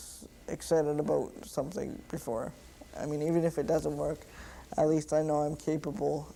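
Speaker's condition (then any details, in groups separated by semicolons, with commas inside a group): Cerebral palsy; present from birth, lifelong wheelchair user, head stick for computer; types 30 to 40 words per minute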